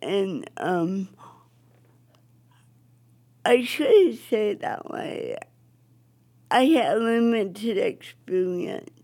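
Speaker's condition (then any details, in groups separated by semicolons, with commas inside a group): Cerebral palsy; affects speech, wheelchair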